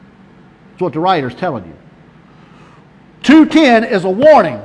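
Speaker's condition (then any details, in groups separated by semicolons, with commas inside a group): No condition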